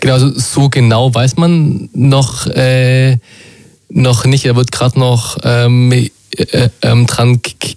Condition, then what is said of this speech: Stuttering. Aber ist für mich jetzt kein so großes Problem mittlerweile mehr.